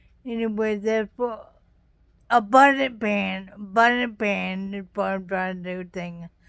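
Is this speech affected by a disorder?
Yes: traumatic brain injury.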